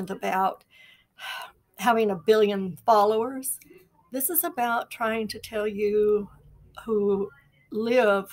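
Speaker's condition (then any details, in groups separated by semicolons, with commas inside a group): No condition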